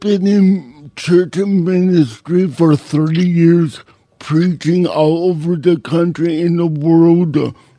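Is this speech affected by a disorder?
Yes: cerebral palsy; congenital, uses a wheelchair, cannot write own name, able to drive a car; self-described as not having a radio voice, says not drunk.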